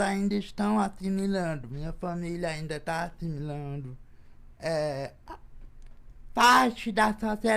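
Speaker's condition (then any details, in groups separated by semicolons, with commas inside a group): Cerebral palsy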